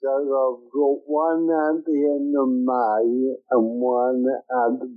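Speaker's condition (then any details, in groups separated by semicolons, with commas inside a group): Cerebral palsy; from birth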